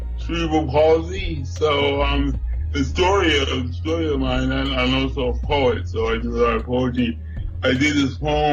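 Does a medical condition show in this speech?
Yes: cerebral palsy.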